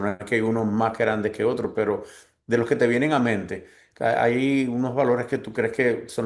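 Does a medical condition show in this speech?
No.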